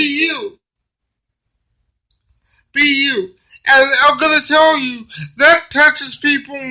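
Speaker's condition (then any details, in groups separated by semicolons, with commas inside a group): Cerebral palsy; brain damage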